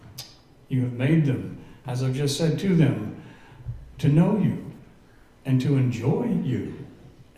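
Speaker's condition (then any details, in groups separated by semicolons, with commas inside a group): No condition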